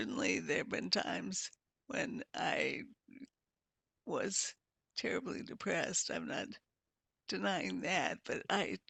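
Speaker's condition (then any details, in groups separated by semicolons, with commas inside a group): Multiple sclerosis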